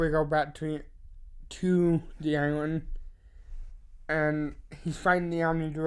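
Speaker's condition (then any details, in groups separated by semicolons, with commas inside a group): Cerebral palsy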